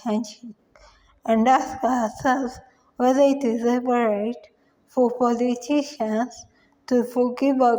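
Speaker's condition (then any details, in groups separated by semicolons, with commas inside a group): Cerebral palsy; from birth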